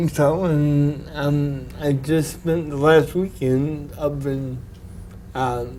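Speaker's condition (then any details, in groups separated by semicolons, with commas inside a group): Cerebral palsy; predicted early to never speak well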